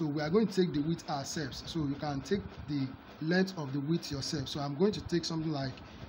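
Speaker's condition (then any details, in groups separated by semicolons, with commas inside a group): No condition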